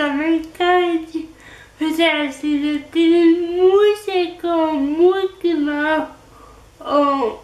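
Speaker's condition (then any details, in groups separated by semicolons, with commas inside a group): Cerebral palsy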